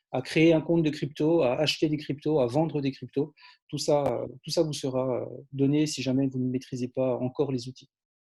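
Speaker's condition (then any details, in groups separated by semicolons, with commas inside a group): No condition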